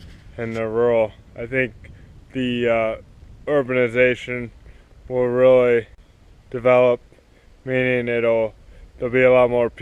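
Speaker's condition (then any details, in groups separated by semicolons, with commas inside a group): Cerebral palsy; spastic, affects walking and legs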